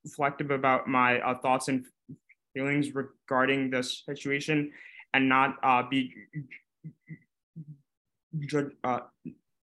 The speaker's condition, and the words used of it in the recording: Stuttering. I'm a person who stutters, and and uh, if you hear any blocks or repetition in my speech, it's my stutter.